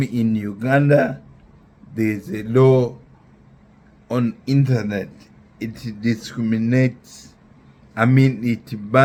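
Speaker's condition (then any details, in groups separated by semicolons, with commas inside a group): Neurological disease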